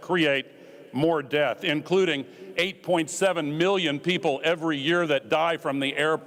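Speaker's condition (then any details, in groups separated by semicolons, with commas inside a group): No condition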